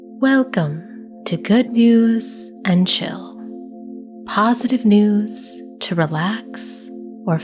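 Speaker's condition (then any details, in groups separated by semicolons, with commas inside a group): No condition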